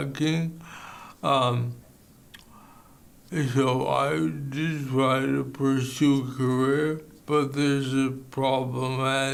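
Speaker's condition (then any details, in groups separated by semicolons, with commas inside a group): ALS; bulbar onset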